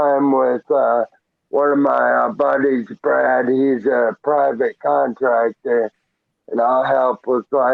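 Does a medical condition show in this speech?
Yes: traumatic brain injury.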